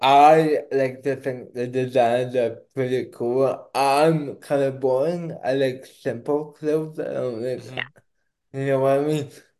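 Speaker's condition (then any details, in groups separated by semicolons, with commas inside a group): Cerebral palsy; not slurred, per host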